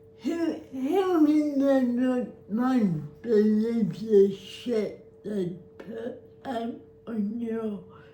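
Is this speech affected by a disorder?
Yes: cerebral palsy; spastic.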